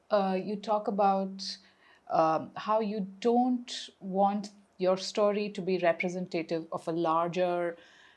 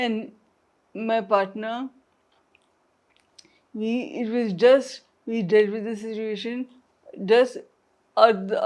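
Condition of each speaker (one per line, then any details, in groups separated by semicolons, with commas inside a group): No condition
Traumatic brain injury; bike crash without helmet, emergency operation; uses wheelchair, ongoing physiotherapy; home speech exercises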